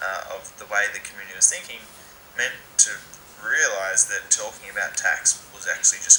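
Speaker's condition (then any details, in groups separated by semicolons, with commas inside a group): No condition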